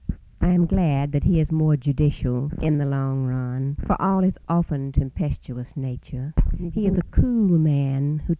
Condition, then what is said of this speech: No condition.